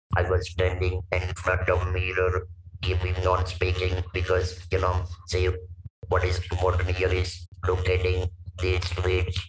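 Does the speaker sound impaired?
Yes: laryngectomy for vocal cord cancer, stage 4 vocal cord cancer; speaks with electrolarynx; stage 4 vocal cord cancer at 44, Dr. Kultup Patel surgery, tracheostomy, 30 radiotherapy in Ahmedabad; lost natural voice, hoarse then whispering, wrote 3 months, robotic electrolarynx voice, no pitch or emotion.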